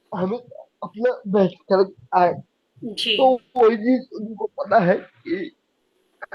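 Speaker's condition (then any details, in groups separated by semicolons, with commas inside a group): Cerebral palsy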